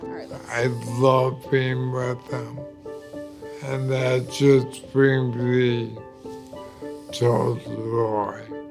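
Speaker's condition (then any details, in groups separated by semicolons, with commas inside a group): ALS; shortness of breath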